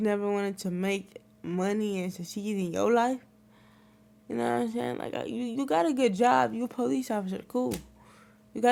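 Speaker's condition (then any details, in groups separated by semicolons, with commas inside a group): Cerebral palsy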